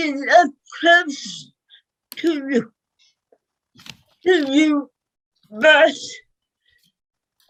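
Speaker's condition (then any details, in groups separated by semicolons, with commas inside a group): Cerebral palsy; hearing impaired; speech impairment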